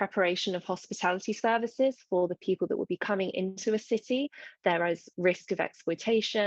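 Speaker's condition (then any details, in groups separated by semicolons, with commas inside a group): No condition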